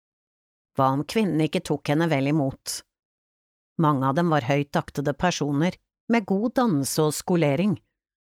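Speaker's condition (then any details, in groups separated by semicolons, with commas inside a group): No condition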